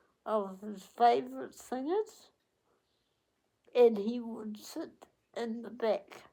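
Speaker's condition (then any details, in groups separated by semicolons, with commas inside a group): Cerebral palsy; onset at 8 days old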